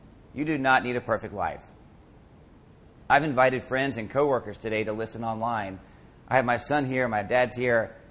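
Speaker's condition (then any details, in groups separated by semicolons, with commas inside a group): No condition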